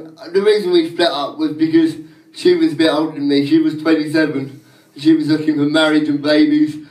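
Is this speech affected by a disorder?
Yes: cerebral palsy; cannot stand, performs seated; 29 years with condition; unusual voice.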